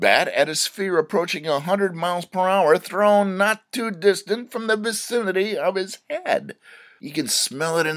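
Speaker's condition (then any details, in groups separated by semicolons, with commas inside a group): No condition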